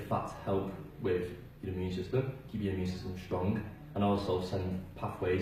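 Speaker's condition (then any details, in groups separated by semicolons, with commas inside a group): No condition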